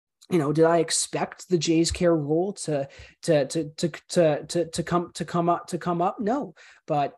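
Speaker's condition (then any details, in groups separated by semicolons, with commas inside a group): Stutter, severe; heavy stutter; repeated sounds, repeated words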